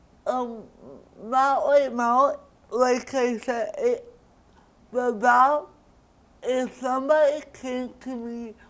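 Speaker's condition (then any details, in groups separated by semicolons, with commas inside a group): Cerebral palsy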